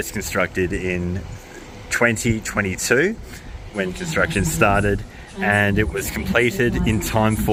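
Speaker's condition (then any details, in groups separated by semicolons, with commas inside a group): No condition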